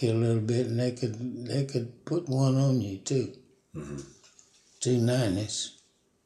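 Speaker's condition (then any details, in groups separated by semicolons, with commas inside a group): Parkinson's disease; fallen 19 times in yard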